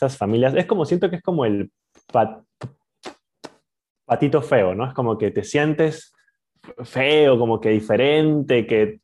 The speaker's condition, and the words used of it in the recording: Stuttering. Pero sí tengo que reconocer que tartamudeo mucho menos de lo que antes tartamudeaba.